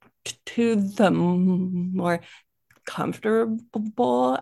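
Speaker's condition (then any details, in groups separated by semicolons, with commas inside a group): Stuttering; stutter since childhood, more severe when younger, quiet child avoiding speaking, NSA workshop in Fort Lauderdale; still stutters, no problems communicating at work, growing confidence; more comfortable the more people spoken to, sound repetitions; repeated sounds, prolonged sounds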